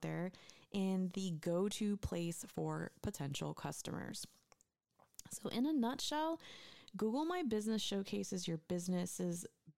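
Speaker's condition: No condition

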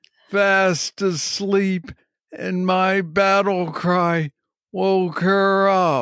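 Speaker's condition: Parkinson's disease; young onset

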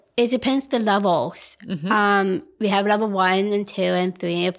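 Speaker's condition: Down syndrome; adult woman

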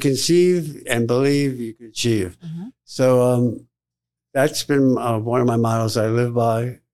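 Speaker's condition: Tongue cancer surgery; tongue (glossopharyngeal) cancer, tongue lesion found on biopsy, surgically excised; survivor after tongue surgery

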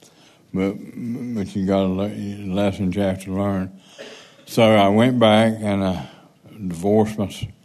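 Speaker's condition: Parkinson's

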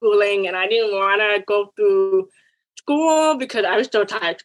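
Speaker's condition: Deafness; acquired deafness, onset around age four

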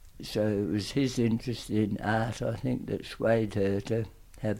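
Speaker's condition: Tongue cancer; aggressive tongue cancer, radiotherapy and chemotherapy, stomach feeding tube for swallowing problems after treatment; speech and swallowing problems persist to a certain extent; lasting speech and swallowing problems, still present to a certain extent

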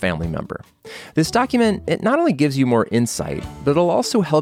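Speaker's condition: No condition

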